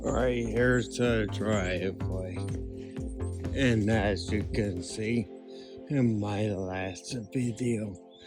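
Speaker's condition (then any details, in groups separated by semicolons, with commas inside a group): Ataxia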